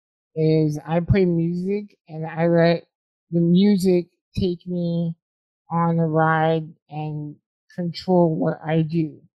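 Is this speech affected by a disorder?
Yes: spinal muscular atrophy type 2; uses microphone as voice-driven beat pad to make music.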